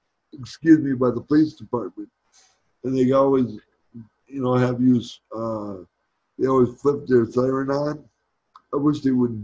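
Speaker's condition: Cerebral palsy; wheelchair

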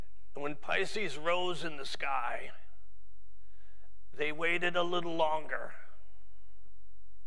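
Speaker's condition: No condition

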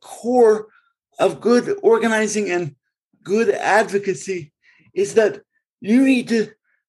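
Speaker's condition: Cerebral palsy; segregated schooling

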